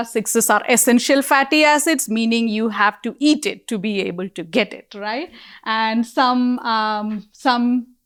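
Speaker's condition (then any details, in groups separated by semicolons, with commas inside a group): No condition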